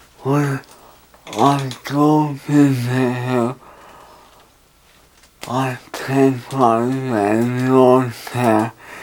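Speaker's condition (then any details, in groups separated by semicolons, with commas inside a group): Traumatic brain injury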